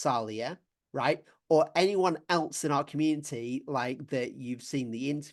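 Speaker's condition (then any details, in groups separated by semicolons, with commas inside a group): No condition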